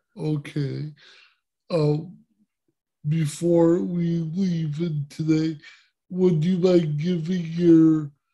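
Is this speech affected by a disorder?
Yes: cerebral palsy; speech impairment.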